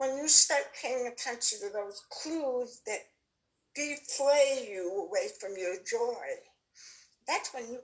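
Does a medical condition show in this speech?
Yes: deafness; born with normal hearing, progressive hearing loss from age 9, from barefoot water skiing; total hearing loss since age 19.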